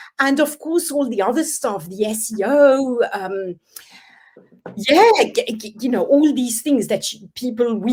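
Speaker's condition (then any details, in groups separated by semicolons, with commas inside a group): No condition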